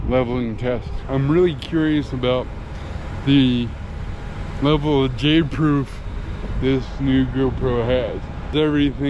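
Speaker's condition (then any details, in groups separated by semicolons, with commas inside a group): Cerebral palsy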